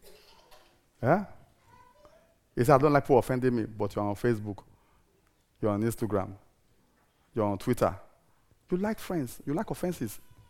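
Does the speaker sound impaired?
No.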